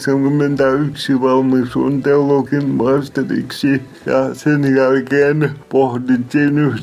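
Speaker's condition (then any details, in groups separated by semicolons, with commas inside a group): Cerebral palsy; somewhat unclear, self-described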